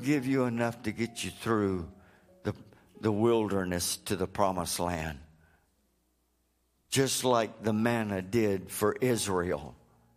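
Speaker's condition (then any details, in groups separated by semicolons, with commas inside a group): No condition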